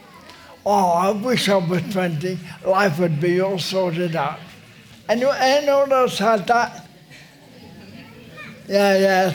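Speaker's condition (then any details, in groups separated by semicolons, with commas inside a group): Motor neurone disease; uses wheelchair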